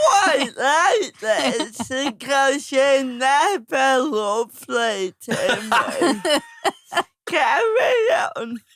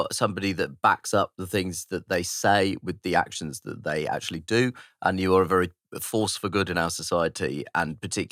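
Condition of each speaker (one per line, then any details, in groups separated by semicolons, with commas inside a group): Cerebral palsy; therapy stopped at 18; speech therapy as child
No condition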